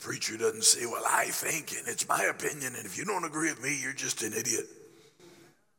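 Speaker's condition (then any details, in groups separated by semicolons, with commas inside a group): Laryngeal cancer after radiation, growth on voice box treated with radiation and chemotherapy; a little over a year since discovery, voice much better but not fully recovered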